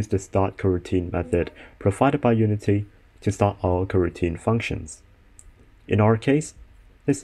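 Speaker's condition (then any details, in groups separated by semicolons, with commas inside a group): No condition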